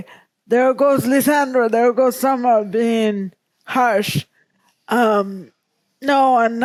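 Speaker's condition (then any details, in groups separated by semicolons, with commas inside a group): Cerebral palsy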